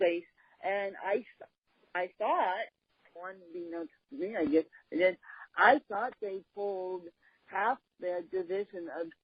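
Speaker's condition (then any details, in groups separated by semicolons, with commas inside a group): Cerebral palsy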